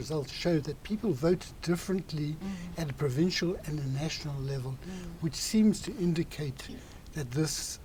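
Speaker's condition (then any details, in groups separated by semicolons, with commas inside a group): No condition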